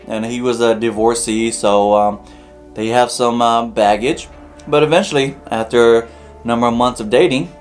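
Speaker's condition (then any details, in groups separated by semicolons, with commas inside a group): No condition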